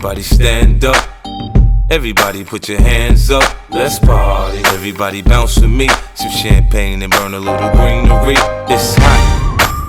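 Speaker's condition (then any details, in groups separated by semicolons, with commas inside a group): No condition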